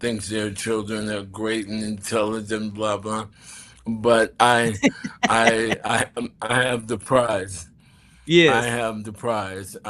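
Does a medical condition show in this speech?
Yes: ALS; throat muscles affected, speech slowed.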